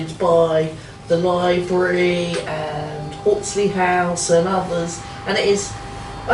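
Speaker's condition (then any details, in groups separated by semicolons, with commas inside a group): No condition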